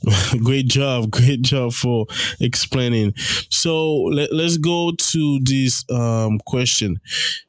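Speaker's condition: No condition

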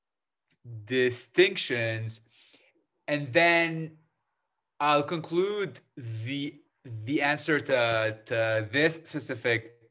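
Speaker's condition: Stutter; stutters in all six spoken languages, gets stuck, disfluencies often misinterpreted by listeners; prolonged sounds

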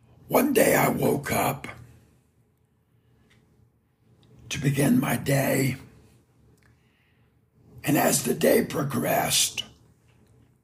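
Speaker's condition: Partial laryngectomy; tracheostomy tube

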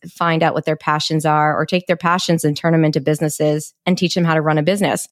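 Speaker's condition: No condition

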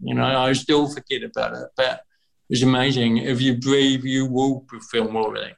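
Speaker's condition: Cerebral palsy; cerebral palsy from birth, physical disability affecting how messages travel around body, muscles tighter longer than others; regular public speaking stretches speech muscles, sport, flexibility and stretching help, uses breathing to relax; voice noticeably different, speaking a stated limit, tighter and worse when nervous or underprepared, better when relaxed, confident

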